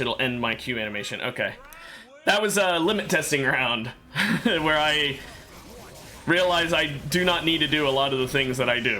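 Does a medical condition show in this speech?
No.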